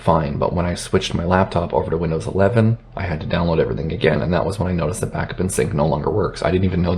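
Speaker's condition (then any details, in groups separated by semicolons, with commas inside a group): No condition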